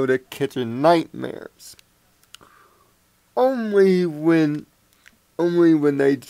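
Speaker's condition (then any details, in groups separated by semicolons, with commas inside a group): Cerebral palsy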